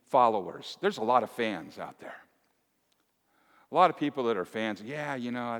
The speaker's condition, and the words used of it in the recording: No condition.